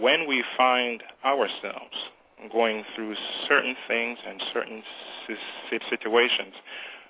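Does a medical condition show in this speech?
Yes: stuttering; childhood-onset stuttering, formerly severe with saliva spraying while talking, improved using singing techniques learned in music; still has speech impediment, milder than before; improved by applying singing techniques to talking; here repeated sounds.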